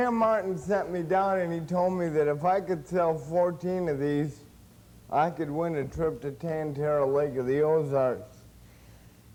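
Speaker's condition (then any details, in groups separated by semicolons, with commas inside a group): Cerebral palsy; since birth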